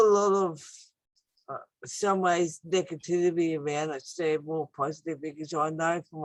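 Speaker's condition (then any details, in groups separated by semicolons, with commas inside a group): Acquired brain injury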